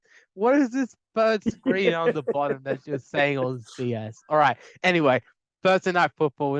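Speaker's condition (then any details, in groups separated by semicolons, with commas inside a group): No condition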